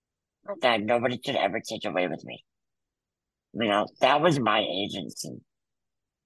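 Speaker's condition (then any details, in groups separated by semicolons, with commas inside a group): Muscular dystrophy; congenital, wheelchair user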